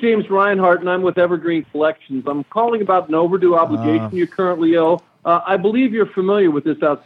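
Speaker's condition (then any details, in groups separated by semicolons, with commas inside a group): No condition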